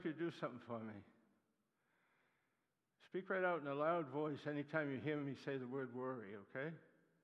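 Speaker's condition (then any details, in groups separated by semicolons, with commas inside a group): Parkinson's disease; Parkinson's attacks muscles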